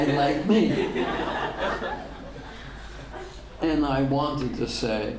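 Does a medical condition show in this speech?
Yes: ALS; degenerative; diagnosed ten years ago.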